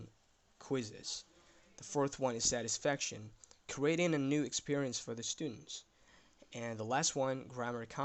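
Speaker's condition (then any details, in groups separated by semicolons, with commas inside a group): No condition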